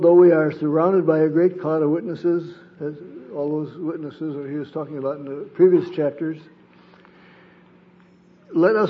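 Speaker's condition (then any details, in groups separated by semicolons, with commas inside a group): Parkinson's disease; diagnosed while wife was dying of cancer, lost balance and body coordination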